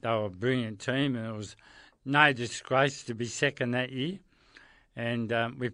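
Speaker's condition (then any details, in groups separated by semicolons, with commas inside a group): Motor neurone disease; progressive, terminal, onset in hands, spread up arms and across back; about 2 years since first symptoms, diagnosed after months of tests, no treatment or cure; voice affected, speech noticeably changed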